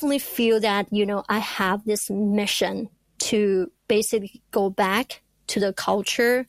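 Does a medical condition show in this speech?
Yes: stuttering; stutter since childhood, concealed about 30 years, later speech therapy with dr. Merson, stuttering support groups; still stutters after speech therapy, open about stuttering; once two-minute total block and silence in grad presentation, could not get one word out; here prolonged sounds.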